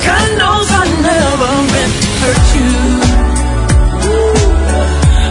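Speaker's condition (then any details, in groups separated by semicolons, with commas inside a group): No condition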